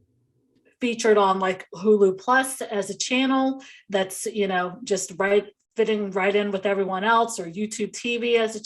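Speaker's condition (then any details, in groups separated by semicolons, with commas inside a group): No condition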